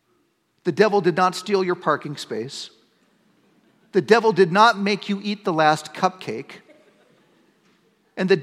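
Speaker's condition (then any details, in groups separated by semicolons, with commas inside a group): No condition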